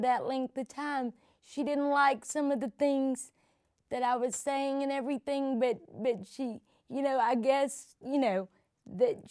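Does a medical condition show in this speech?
Yes: cerebral palsy; from birth.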